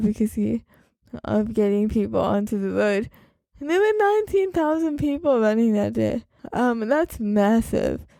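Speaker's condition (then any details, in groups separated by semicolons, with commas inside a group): Cerebral palsy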